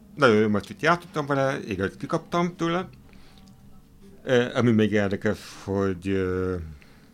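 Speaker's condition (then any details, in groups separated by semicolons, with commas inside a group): Hearing impairment, hard of hearing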